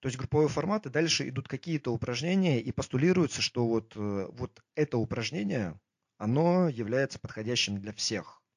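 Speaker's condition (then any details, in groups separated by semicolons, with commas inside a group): No condition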